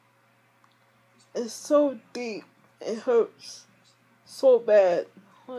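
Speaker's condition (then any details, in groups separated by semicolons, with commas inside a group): Speech impairment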